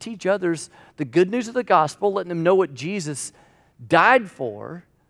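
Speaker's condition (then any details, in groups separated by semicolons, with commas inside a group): No condition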